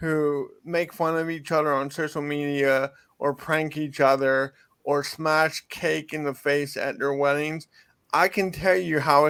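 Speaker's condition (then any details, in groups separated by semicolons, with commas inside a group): Cerebral palsy; from birth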